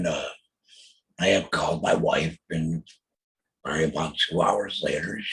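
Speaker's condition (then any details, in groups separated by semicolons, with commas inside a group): Total laryngectomy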